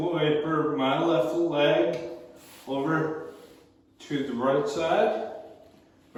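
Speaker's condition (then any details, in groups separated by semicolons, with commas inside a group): Cerebral palsy; movement dexterity issues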